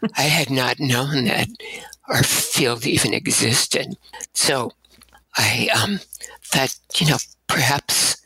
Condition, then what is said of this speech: Spasmodic dysphonia. And what happened was after the surgery, I had this really significant vocal tremor, which wasn't there